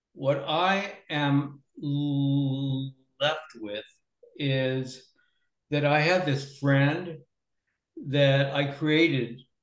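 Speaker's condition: Stuttering; which the speaker calls obvious; prolonged sounds, blocks

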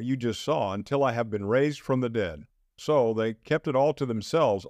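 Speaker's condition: No condition

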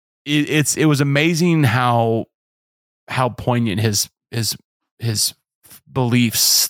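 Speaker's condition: Stuttering; stutters constantly, stammers, may sound nervous, trouble getting mouth to say intended words; repeated words

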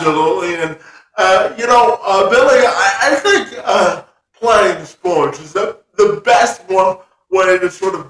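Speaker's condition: Spastic quadriplegia cerebral palsy

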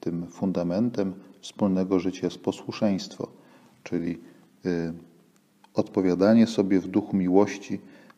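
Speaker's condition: No condition

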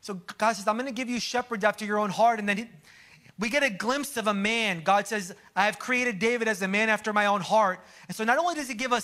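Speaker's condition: No condition

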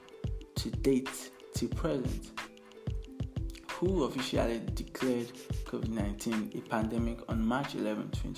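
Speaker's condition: No condition

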